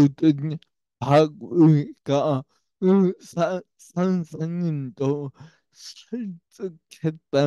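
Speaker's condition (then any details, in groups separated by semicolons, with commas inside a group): Brain lesion disability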